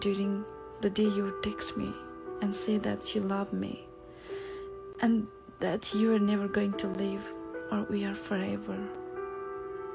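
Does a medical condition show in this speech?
No.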